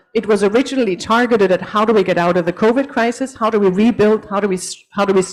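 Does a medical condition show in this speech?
No.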